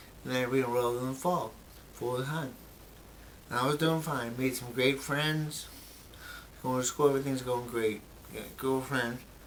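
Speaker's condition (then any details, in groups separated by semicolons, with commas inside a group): Brain injury; memory greatly affected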